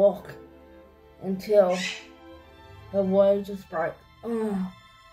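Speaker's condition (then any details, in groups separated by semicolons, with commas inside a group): Cerebral palsy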